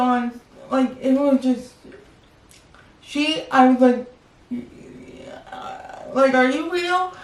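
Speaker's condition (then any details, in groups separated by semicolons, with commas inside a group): Cerebral palsy; spastic quadriplegic, wheelchair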